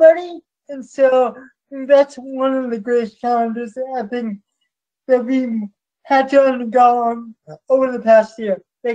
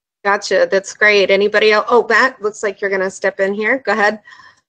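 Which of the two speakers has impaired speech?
The first: cerebral palsy.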